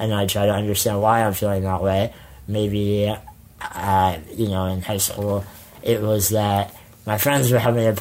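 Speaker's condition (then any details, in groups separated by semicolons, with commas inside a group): Spinal muscular atrophy; jaw tires with prolonged speaking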